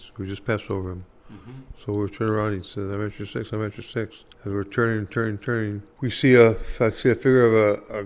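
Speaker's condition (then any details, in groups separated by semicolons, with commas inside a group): Parkinson's disease; hard time talking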